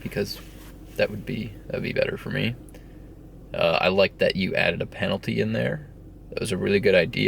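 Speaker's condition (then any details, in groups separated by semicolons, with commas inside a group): No condition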